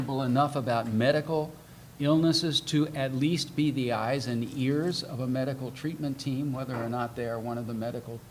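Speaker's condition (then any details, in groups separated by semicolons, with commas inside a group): No condition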